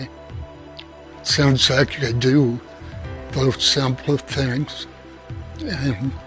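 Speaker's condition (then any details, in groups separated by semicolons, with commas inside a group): Essential tremor; deep brain stimulation, thalamus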